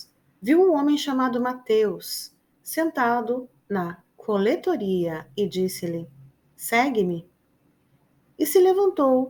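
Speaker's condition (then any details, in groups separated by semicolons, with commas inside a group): No condition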